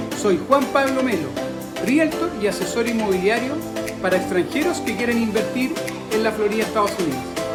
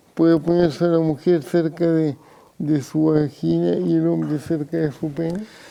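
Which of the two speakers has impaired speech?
The second: cerebral palsy.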